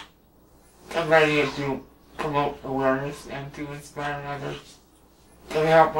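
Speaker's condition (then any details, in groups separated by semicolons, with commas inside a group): Duchenne muscular dystrophy; progressive weakness, lost walking and respiratory strength, no tracheostomy; 24-hour noninvasive mouthpiece ventilation, night ventilation from 23; breathes through mouthpiece held by lips, glossopharyngeal breathing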